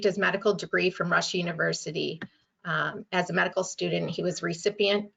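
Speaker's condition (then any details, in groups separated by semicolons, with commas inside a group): No condition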